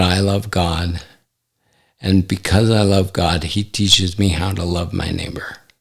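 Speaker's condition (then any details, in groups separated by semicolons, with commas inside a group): ALS; affects hand function; recently diagnosed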